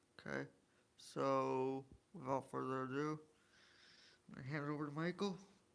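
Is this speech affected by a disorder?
Yes: spastic quadriplegic cerebral palsy.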